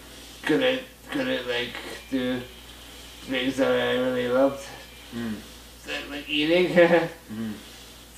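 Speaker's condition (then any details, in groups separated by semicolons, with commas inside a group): Muscular dystrophy, Duchenne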